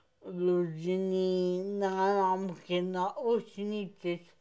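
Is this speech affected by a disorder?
Yes: cerebral palsy.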